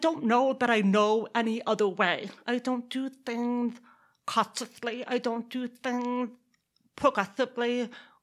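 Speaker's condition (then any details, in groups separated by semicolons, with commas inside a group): Deafness; reads lips, sat by bass drum in school band to feel beat; interview questions read to her in person; deaf accent combined with Texas accent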